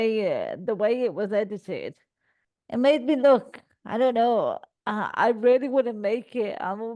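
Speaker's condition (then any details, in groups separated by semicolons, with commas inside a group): Cerebral palsy; all four limbs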